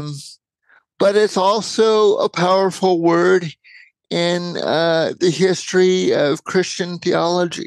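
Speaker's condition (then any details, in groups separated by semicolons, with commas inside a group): Cerebral palsy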